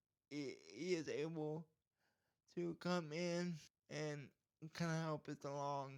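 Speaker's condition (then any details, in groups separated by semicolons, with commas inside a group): Cerebral palsy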